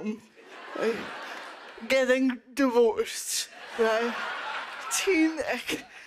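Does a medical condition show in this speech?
Yes: cerebral palsy.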